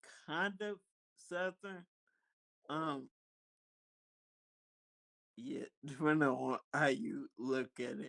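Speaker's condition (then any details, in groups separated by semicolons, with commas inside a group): Multiple sclerosis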